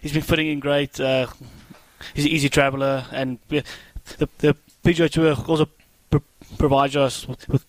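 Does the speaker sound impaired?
Yes: stutter; childhood onset after rat poison ingestion, hospitalized, first blamed on nerve damage, later found genetic; about 29 years since onset, told not curable, educated by Dr. Bird at Blank Center; severe in childhood, withdrew socially, avoided public speaking and answering telephone; here repeated sounds, repeated words.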